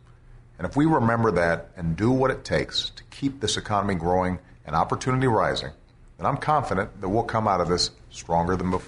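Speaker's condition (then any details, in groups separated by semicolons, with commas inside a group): No condition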